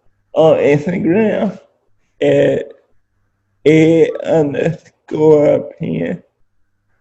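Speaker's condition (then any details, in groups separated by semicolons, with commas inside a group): Spastic quadriplegic cerebral palsy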